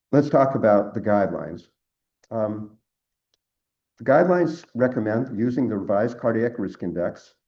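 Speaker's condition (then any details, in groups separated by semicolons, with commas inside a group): No condition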